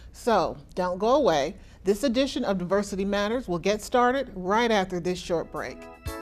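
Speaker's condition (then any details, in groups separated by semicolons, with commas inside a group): No condition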